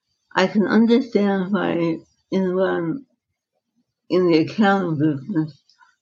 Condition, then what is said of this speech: Dystonia. And I have a slight speech impediment.